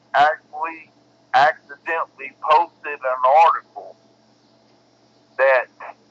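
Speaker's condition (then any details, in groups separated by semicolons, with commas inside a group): Cerebral palsy; bedbound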